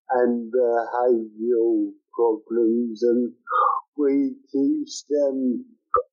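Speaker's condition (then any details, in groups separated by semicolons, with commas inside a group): Cerebral palsy; from birth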